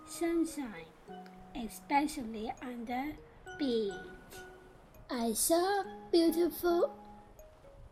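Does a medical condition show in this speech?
Yes: Down syndrome; developmental disability.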